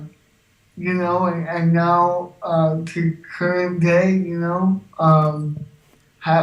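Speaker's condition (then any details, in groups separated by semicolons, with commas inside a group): Cerebral palsy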